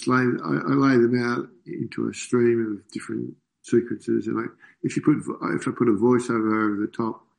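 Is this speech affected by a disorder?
Yes: Parkinson's disease.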